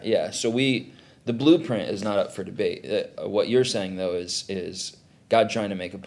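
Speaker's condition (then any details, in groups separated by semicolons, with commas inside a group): No condition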